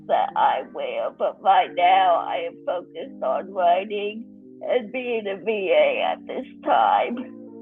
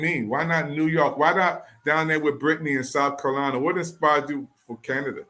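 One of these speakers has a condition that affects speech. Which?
The first: cerebral palsy.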